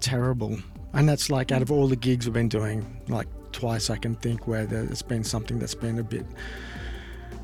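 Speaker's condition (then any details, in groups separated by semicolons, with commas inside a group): No condition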